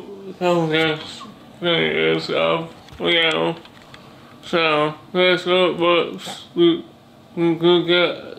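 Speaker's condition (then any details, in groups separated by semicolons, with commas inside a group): Cerebral palsy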